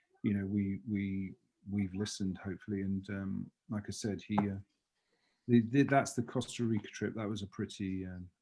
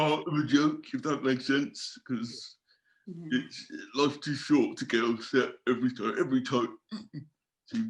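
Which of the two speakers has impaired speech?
The second: cerebral palsy; from birth.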